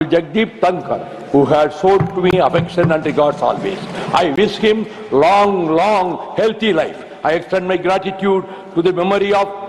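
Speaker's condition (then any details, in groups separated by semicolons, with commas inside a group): No condition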